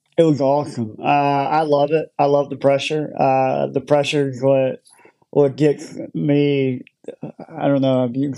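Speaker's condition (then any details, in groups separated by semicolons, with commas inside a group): Cleft lip and palate; large hole in mouth at birth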